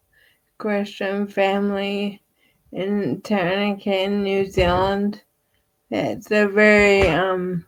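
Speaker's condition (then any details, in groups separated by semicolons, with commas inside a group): Friedreich's ataxia; wheelchair user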